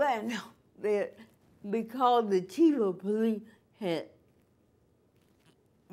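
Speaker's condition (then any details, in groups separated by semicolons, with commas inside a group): Cerebral palsy; from birth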